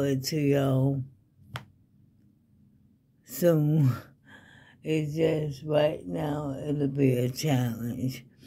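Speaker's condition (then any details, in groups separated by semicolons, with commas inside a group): ALS; needs help with daily activities, fatigue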